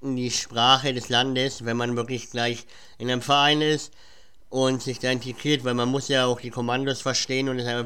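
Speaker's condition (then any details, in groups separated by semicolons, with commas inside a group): Cleft palate; cleft palate present since childhood, speech impediment; says cannot pronounce country name Guatemala because of cleft palate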